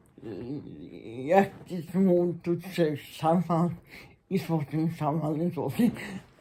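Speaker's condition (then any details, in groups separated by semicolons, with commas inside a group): Muscular Parkinson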